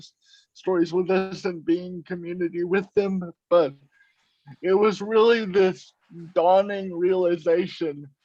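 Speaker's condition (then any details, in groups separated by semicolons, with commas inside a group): Cerebral palsy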